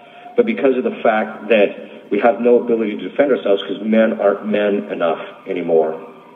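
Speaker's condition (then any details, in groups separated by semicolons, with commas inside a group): No condition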